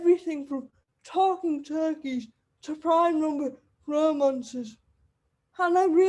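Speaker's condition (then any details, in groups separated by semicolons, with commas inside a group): Cerebral palsy; wheelchair user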